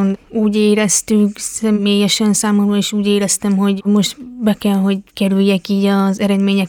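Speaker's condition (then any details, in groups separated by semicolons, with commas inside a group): Hearing impairment; competes in deaf athletics at the Deaflympics; tried signing with japanese sign-language users at the competition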